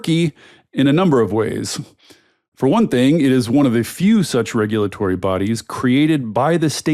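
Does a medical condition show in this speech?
No.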